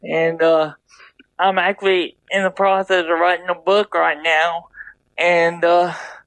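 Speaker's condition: Double hemiplegia cerebral palsy; horse therapy since age 5

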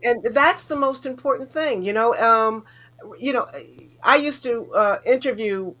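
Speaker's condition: No condition

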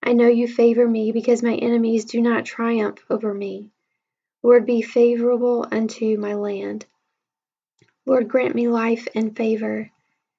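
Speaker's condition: No condition

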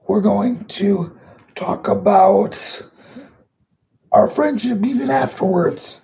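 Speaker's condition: Cerebral palsy; needs help walking and toileting

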